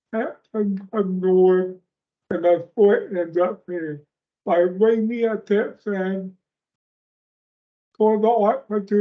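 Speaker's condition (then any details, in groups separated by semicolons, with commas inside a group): Speech impairment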